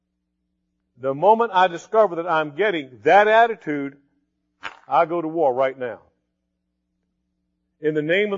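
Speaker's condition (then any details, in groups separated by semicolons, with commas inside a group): No condition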